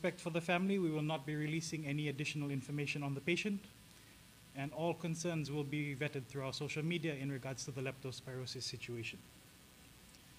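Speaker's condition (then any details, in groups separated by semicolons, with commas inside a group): No condition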